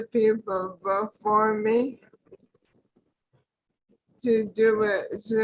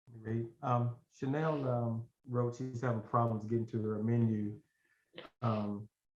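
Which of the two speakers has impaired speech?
The first: ALS; tracheostomy; after tracheostomy.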